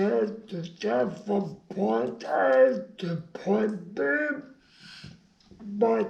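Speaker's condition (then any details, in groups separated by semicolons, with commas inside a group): Brain injury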